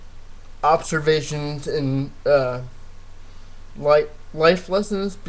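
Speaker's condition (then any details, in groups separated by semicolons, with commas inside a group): Cerebral palsy, spastic diplegia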